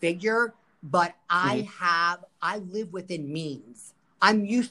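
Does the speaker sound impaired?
Yes: stuttering; stuttering since school years, teased for it; present-tense self-report of stuttering; here prolonged sounds.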